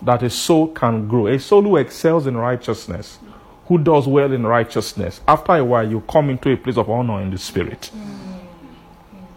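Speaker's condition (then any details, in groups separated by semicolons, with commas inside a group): No condition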